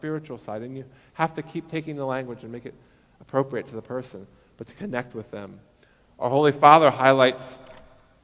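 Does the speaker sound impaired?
No.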